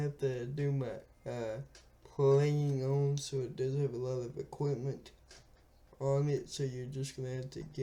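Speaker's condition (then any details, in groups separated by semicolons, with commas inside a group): Cerebral palsy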